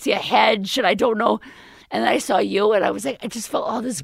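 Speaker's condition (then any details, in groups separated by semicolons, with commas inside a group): Left vocal cord paralysis, left unilateral; recent type 1 thyroplasty with implant joining cords, may need another surgery, still hard to swallow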